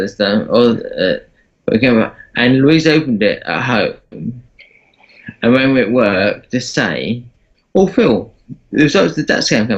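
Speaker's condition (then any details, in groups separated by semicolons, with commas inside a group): Parkinson's disease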